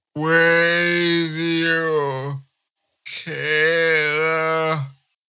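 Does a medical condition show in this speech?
Yes: cerebral palsy; affects walking, people ask about gait.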